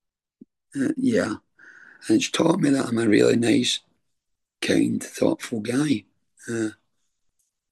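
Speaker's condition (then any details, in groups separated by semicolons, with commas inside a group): Throat cancer treatment effects, stage 4 throat cancer; deep voice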